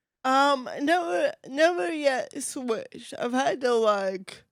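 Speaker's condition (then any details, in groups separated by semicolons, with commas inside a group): Cerebral palsy, mild; affects voice and one hand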